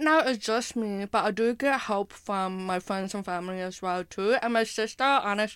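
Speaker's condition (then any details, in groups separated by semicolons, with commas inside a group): Hearing impairment with speech impairment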